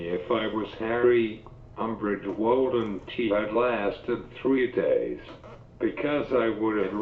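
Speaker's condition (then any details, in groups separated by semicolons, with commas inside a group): Cerebral palsy; uses wheelchair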